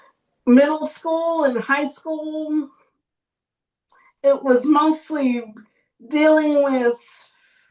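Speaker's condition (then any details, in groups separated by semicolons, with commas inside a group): Cerebral palsy; since childhood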